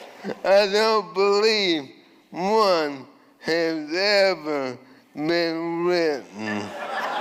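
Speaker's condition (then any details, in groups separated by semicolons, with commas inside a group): ALS; voice changed from earlier resonant voice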